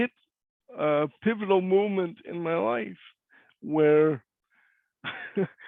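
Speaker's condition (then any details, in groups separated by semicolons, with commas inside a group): Cerebral palsy; cannot walk; voice is different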